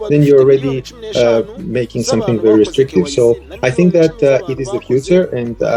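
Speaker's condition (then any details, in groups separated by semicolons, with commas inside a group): No condition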